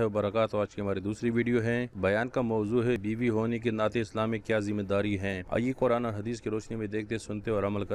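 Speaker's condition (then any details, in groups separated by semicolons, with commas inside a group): No condition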